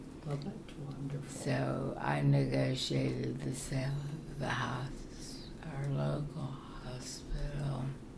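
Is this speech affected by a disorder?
Yes: Parkinson's; very soft, low voice.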